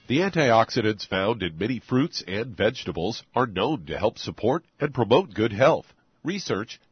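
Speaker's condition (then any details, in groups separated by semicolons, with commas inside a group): No condition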